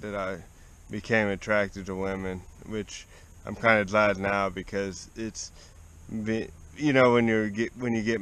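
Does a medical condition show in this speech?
Yes: cerebral palsy.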